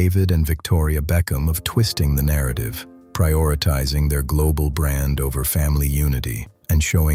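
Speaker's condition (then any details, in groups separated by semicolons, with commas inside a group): No condition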